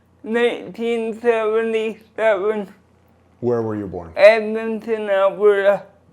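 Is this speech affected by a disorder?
Yes: cerebral palsy; present from birth, affects hands and whole arms; 46 years, lifelong; speech hard to understand, comprehension unaffected.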